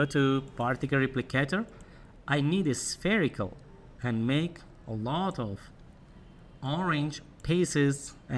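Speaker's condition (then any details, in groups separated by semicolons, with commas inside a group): No condition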